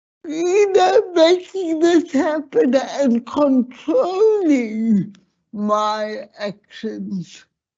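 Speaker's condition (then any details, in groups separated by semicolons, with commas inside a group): Slurred speech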